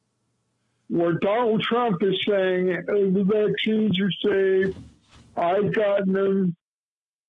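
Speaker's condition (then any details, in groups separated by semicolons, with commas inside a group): Cerebral palsy; lifelong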